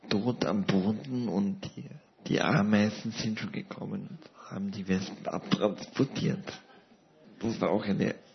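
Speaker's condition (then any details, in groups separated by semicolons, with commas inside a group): Paralysis with ventilator dependence; personal assistance in daily life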